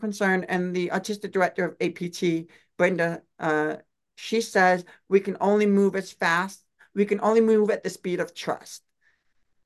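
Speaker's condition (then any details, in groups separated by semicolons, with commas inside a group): Deaf; difficulty pronouncing unfamiliar names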